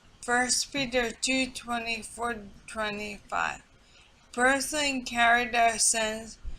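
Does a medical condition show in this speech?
Yes: multiple sclerosis; speech affected.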